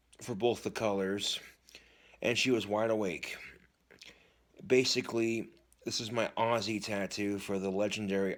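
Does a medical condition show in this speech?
No.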